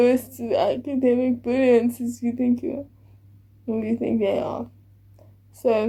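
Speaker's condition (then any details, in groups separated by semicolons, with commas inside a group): Cerebral palsy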